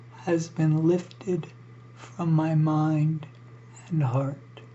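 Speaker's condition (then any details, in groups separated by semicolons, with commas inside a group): ALS; struggles to breathe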